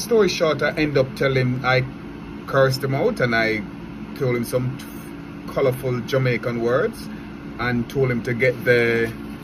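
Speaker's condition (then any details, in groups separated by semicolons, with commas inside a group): No condition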